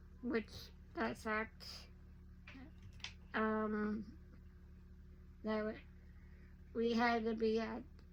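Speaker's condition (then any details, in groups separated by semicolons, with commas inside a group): Werdnig-Hoffmann disease type 2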